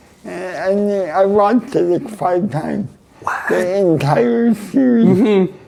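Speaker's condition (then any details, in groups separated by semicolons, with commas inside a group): Cerebral palsy; neck surgery went badly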